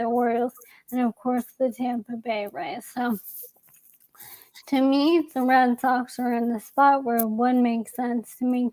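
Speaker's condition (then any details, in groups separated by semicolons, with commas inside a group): ALS; young onset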